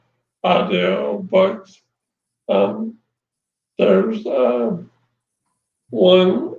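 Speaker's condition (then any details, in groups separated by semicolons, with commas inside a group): ALS; progressive, onset around age 50; voice changed early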